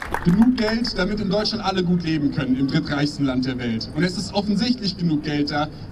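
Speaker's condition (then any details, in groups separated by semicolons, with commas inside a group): No condition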